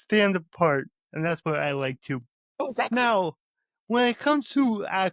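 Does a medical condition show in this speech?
Yes: cerebral palsy.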